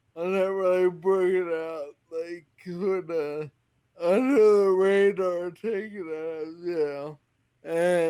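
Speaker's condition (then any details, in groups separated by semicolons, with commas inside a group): Friedreich's ataxia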